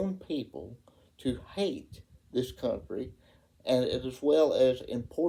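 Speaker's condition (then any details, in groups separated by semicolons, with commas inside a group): Cerebral palsy; reports speaking clearly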